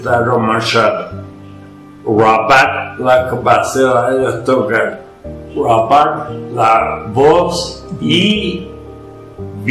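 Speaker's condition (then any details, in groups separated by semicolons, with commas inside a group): Ataxia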